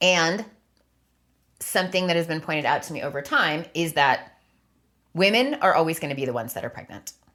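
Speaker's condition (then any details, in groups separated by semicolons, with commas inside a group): No condition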